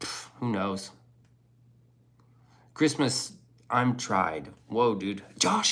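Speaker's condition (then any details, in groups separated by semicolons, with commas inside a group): No condition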